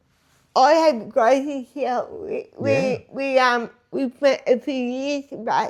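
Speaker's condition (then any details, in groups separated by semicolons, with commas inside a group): Disability affecting speech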